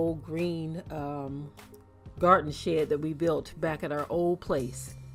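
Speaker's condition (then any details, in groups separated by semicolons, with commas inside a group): No condition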